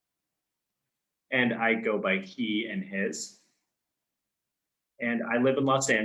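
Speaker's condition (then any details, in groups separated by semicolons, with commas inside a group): No condition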